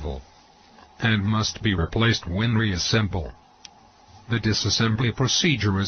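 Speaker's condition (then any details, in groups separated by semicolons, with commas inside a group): No condition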